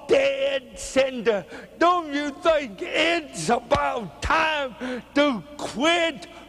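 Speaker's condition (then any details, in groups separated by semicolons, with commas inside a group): Cerebral palsy; walks with limp; speech hard to understand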